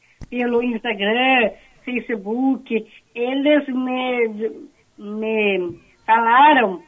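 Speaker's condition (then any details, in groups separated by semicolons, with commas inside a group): Down syndrome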